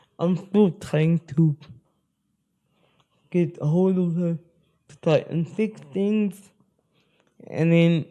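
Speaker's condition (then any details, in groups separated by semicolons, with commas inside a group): Spastic cerebral palsy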